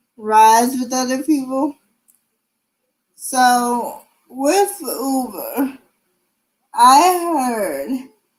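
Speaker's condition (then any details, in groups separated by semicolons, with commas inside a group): Cerebral palsy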